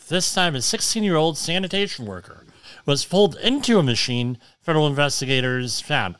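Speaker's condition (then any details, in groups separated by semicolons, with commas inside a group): Cleft lip and palate; implied much improved now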